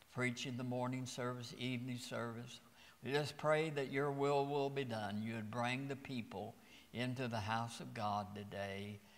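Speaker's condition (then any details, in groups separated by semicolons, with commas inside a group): No condition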